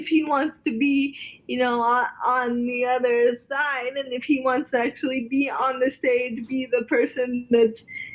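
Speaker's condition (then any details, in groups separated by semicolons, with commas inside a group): Cerebral palsy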